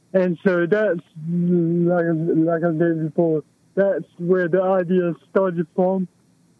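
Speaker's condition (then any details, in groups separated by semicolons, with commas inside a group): Cerebral palsy; balance and posture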